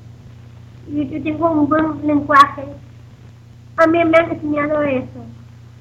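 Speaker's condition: Down syndrome; recites own poems, answers interview questions in full sentences; self-described good language

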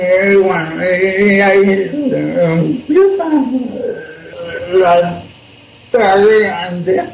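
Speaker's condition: Cerebral palsy; cerebral palsy from birth, could not walk in childhood, carried in baby chair until almost age 6; age 56, 56 years since onset; host Sinda Miranda interprets and repeats speech throughout interview, poems voiced by Diego Rodríguez

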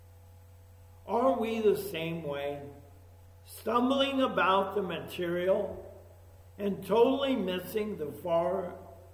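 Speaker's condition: ALS; emergency room visit after aspirating breakfast, only shallow breaths, could not breathe deeply

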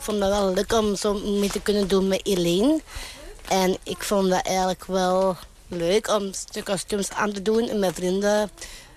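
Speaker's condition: Down syndrome; sometimes has to call out, occasional voice strain from calling out

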